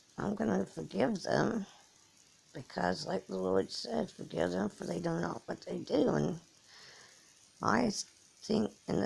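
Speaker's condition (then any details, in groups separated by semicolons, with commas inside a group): Cerebral palsy; from birth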